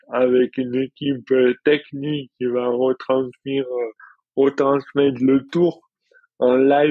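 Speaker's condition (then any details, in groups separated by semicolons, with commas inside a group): Dystonia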